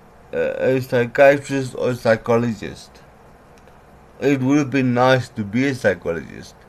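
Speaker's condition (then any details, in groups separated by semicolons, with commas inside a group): Cerebral palsy; diagnosed age 2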